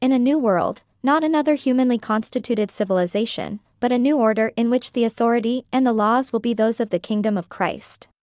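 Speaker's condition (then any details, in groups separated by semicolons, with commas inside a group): No condition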